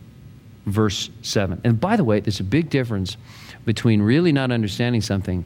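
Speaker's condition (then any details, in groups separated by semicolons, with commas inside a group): No condition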